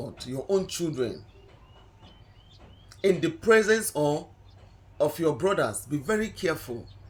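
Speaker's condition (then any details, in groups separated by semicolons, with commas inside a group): No condition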